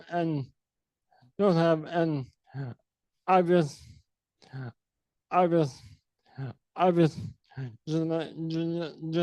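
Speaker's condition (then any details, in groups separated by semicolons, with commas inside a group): ALS; sporadic form; diagnosed at age 32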